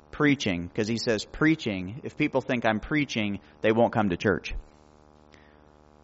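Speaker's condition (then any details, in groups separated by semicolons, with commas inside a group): No condition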